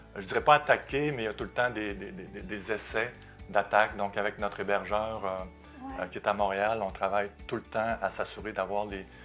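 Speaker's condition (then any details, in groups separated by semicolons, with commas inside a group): No condition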